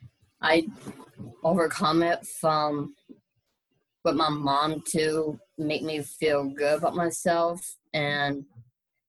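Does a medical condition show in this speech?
Yes: Down syndrome; extra copy of chromosome 21, low muscle tone, heart surgery, eye surgery and other surgeries in childhood, thyroid removed; adult, 22 years old.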